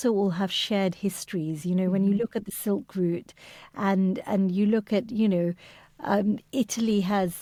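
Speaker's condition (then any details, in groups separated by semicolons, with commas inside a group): No condition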